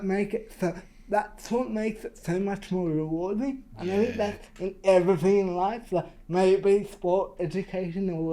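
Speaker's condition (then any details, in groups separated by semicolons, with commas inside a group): Cerebral palsy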